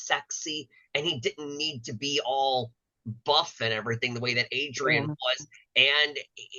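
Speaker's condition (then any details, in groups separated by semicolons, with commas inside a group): No condition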